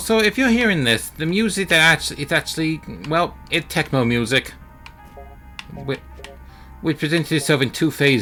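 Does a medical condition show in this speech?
No.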